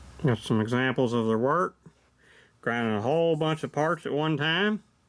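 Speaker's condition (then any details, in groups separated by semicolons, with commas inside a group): No condition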